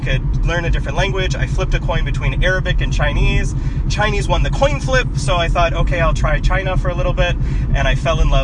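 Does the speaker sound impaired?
No.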